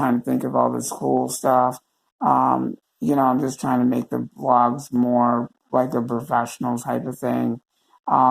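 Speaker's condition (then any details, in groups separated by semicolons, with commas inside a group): Cerebral palsy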